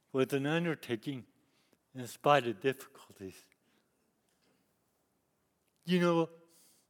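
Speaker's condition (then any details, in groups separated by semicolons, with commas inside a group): Cerebral palsy; lifelong disability since youth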